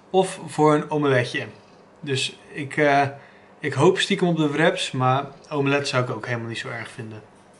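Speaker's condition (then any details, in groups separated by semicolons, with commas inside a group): No condition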